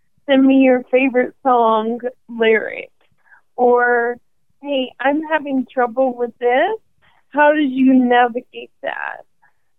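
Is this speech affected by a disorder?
Yes: ALS; probable category at diagnosis, first symptoms in hand, diagnosed at 27 after 18 months.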